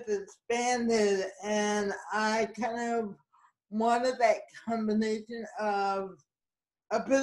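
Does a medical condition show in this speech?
Yes: cerebral palsy; speech can sound drunk.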